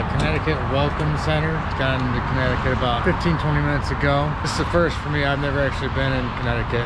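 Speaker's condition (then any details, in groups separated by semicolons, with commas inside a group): No condition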